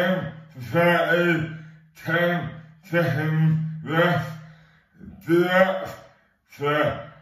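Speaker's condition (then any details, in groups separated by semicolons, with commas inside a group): Dystonia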